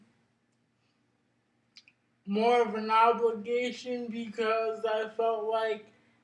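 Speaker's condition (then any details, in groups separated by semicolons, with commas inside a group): Cerebral palsy; brain injury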